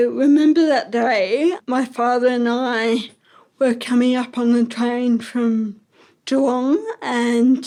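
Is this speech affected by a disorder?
Yes: ataxic cerebral palsy.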